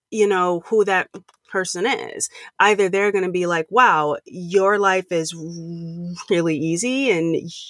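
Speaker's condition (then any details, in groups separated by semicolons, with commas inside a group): Stuttering; lifelong stutter since grade school, past speech therapy, public speaking since 2014 as fear exposure; comfortable speaking publicly while stuttering, still concerned about stuttering on conference calls; trouble saying own name, avoided phone calls and talking, speaks freely while stuttering; repeated words, prolonged sounds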